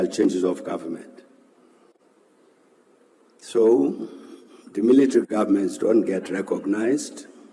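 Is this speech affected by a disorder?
No.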